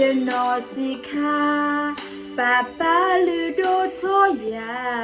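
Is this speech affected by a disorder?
No.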